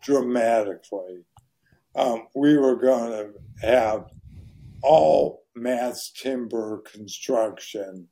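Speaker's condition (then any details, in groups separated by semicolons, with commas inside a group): ALS; voice very hoarse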